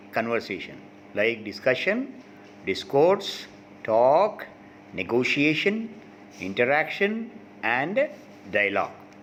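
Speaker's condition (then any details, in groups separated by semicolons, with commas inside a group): No condition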